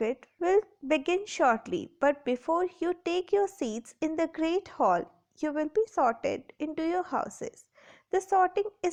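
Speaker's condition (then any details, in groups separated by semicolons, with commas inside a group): No condition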